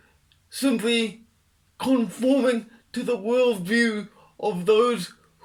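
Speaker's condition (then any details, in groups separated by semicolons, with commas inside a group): Quadriplegic cerebral palsy, severe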